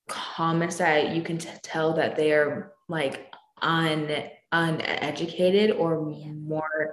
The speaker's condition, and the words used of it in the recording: Stuttering. So I will pseudo stutter, which is where I'm basically mimicking my own stutter.